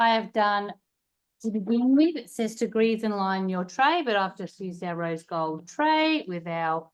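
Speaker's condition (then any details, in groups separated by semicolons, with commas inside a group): No condition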